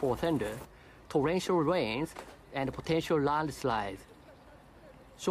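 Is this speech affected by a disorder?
No.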